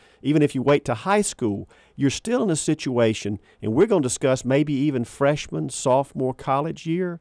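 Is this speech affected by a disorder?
No.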